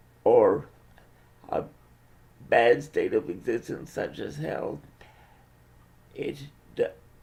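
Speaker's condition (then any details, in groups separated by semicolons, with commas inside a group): Cerebral palsy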